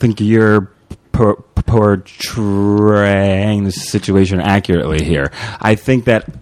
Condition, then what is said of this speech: Stuttering. So I still think it's an issue, and I still have a hard time at times